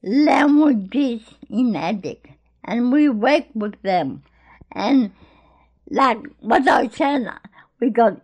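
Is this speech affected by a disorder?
Yes: cerebral palsy; cerebral palsy since birth, born in Greece; speech problems when young, began talking after attending Gruella school.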